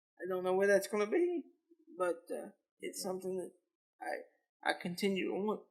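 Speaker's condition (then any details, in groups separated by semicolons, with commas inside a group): Cerebral palsy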